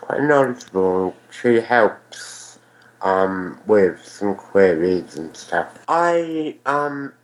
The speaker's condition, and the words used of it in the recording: Ataxia. For instance, you were saying about your speech, mobility, moving and things, and sometimes you get quite dizzy when you're walking and stuff.